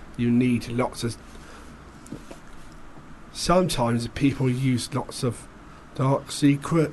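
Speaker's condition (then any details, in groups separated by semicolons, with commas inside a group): Down syndrome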